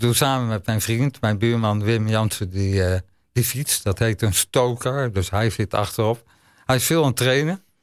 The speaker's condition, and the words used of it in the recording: ALS (motor neuron disease). Dat kost die energie, spieren zijn weg.